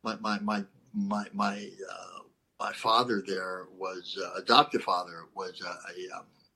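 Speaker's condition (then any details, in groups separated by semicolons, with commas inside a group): Cleft lip and palate; lisp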